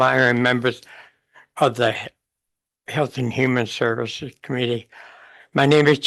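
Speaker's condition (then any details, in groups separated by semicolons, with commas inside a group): Brain injury; anoxic injury, stroke, later traumatic brain injury; qualifies for in-home care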